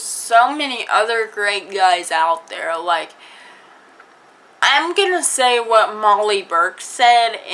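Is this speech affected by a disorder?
Yes: cerebral palsy.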